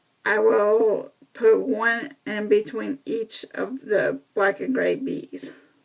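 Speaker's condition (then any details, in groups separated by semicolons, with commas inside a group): Cerebral palsy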